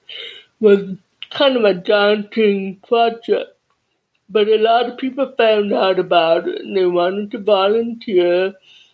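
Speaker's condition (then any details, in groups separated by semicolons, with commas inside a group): Cerebral palsy and deafness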